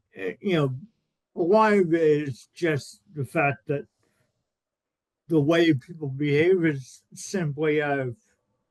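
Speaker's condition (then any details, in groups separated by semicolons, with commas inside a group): Cerebral palsy; spastic diplegia, birth brain hemorrhage, not breathing 90 minutes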